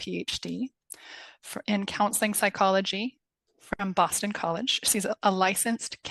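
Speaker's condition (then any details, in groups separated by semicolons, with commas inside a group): No condition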